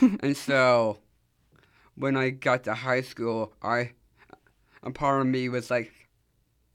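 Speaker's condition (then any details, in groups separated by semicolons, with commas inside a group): Down syndrome; does public speaking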